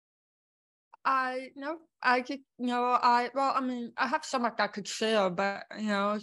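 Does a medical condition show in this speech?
Yes: born deaf; congenital deafness.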